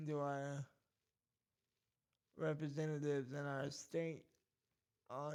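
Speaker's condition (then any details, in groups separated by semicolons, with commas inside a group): Cerebral palsy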